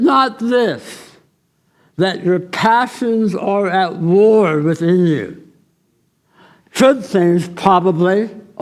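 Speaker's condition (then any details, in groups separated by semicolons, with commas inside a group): Tongue cancer surgery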